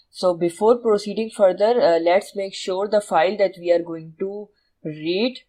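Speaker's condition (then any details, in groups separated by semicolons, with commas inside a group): No condition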